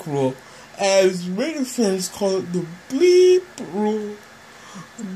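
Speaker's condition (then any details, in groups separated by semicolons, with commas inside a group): Cerebral palsy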